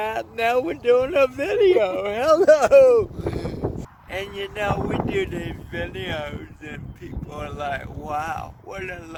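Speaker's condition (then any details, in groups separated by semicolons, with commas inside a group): Cerebral palsy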